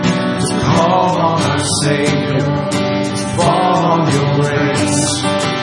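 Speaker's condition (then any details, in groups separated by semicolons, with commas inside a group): No condition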